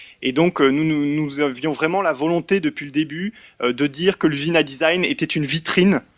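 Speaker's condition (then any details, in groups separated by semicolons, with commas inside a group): No condition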